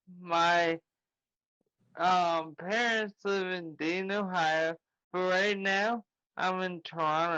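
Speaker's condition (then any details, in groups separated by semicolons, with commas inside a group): Traumatic brain injury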